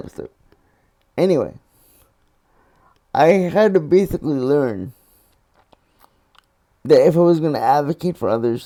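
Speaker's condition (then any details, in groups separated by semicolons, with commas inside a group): Cerebral palsy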